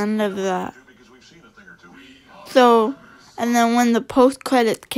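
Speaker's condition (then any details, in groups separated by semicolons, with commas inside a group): Cerebral palsy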